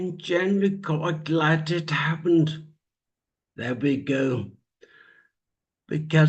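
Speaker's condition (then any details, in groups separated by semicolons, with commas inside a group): Traumatic brain injury; speech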